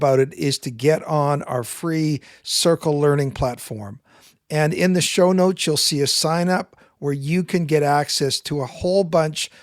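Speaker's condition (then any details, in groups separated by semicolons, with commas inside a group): No condition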